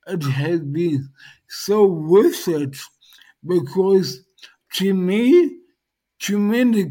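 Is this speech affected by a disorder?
Yes: dysarthria post-stroke; speech highly affected, lost most mobility, vision and hearing also affected; years post-stroke, slowly improving, speaking, eating, walking, one-handed wheelchair, speech therapy with Bethany Wilson; initially unable to communicate by text or voice, often not understood, now more understandable.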